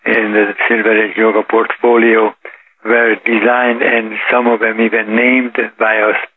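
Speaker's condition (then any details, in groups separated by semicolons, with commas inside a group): Parkinson's disease; now 84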